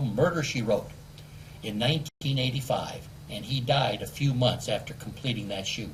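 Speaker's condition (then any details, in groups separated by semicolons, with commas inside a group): No condition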